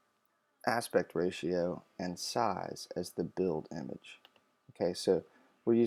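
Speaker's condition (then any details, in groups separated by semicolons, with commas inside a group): No condition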